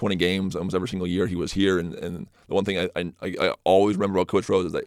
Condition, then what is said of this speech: Stuttering. I feel like I'm not very good off the cuff.